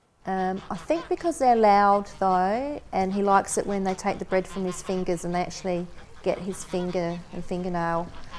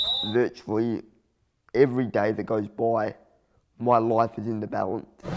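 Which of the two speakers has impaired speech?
The second: cerebral palsy; from birth, affects body muscles.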